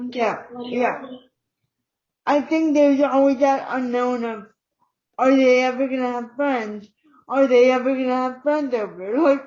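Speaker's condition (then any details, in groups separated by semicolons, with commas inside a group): Cerebral palsy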